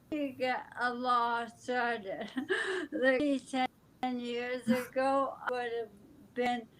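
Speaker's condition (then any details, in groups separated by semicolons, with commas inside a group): ALS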